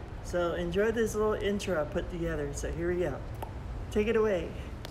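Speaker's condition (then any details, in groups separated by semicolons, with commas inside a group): No condition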